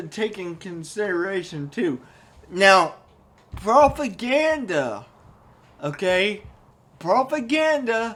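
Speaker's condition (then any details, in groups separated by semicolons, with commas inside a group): Cerebral palsy; only one hand usable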